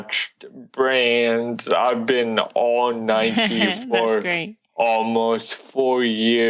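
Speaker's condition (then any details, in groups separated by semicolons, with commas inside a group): Cerebral palsy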